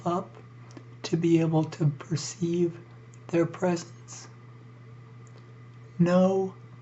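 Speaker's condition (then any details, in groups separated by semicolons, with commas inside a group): ALS; struggles to breathe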